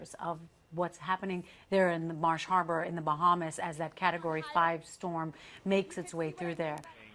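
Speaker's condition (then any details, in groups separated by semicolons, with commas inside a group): No condition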